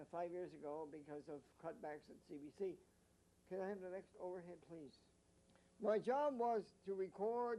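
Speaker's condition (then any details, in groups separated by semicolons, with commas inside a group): Mild cerebral palsy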